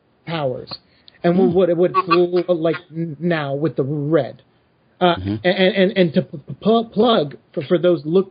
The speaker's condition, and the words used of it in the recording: Stuttering. Mm-hmm. I liked, too, in issue two, and I apologize for my stutter, so your audience doesn't think there's audio issues.